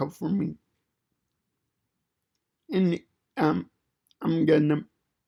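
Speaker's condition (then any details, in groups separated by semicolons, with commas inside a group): Cerebral palsy; fine motor impairment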